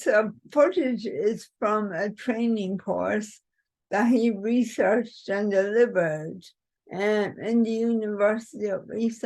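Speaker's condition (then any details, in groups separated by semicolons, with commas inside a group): Cerebral palsy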